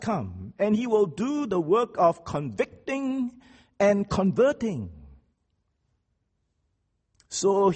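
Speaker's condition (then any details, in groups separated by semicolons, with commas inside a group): No condition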